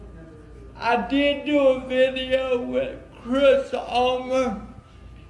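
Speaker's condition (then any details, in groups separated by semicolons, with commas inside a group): Cerebral palsy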